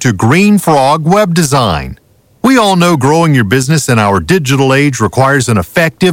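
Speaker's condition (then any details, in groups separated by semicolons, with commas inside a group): No condition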